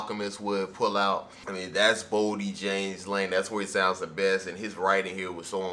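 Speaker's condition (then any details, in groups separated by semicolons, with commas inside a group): No condition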